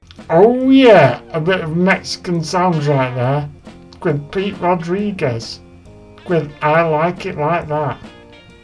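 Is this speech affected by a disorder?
Yes: Duchenne muscular dystrophy; diagnosed at age 5, about 23 years ago.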